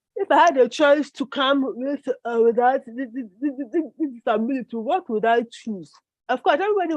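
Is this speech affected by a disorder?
Yes: cerebral palsy.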